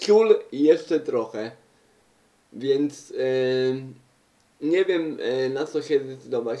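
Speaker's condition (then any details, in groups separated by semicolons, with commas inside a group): Cerebral palsy; uses wheelchair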